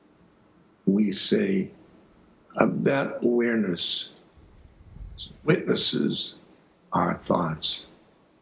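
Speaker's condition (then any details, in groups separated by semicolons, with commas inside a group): Aphasia; speech stops, and things like that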